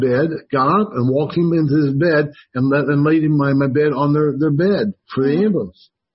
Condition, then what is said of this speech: Aphasia. You have a different kind of aphasia from what I'm getting, and it is Wernicke's aphasia.